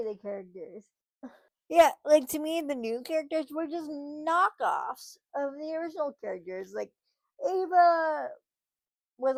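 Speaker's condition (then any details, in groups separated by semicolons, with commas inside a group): Cerebral palsy, spastic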